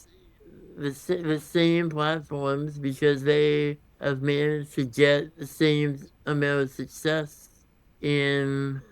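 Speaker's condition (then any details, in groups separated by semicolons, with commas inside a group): Congenital muscular dystrophy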